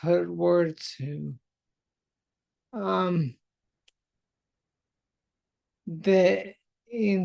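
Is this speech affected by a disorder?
Yes: multiple sclerosis.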